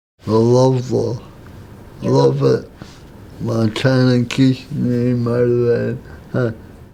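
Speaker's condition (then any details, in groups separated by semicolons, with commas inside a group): Huntington's disease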